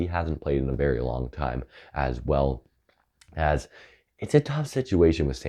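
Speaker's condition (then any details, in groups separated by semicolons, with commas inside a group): No condition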